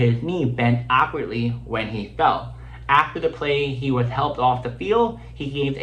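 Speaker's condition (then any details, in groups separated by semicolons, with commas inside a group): No condition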